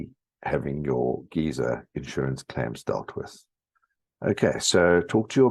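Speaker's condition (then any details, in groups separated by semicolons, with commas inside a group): No condition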